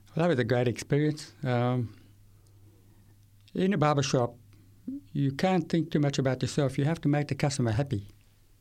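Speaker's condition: Severe to profound hearing loss; acquired at age 8 from meningitis

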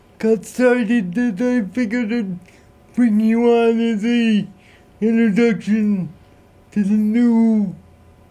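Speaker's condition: Cerebral palsy; uses Google devices and Google Assistant controlled by voice

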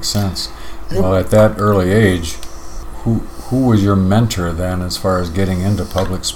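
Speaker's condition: No condition

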